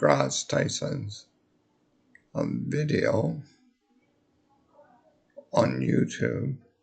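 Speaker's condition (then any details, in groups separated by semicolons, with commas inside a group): Multiple sclerosis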